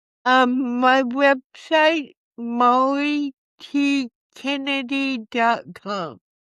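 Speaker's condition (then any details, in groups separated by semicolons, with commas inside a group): Cerebral palsy; from birth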